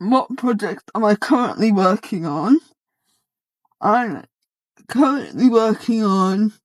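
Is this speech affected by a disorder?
Yes: cerebral palsy.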